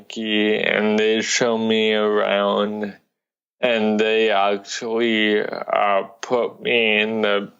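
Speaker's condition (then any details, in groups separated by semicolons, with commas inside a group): Cerebral palsy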